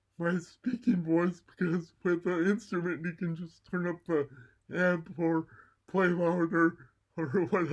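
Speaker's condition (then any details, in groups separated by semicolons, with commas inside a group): Cerebral palsy; mild left side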